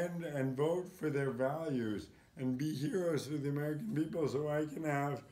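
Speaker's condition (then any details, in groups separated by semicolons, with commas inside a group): ALS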